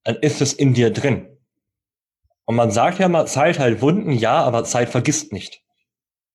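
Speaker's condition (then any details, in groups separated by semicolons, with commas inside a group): Cleft lip and palate; jaw and palate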